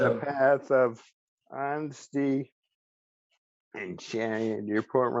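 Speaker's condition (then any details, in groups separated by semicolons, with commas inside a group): ALS; speech still preserved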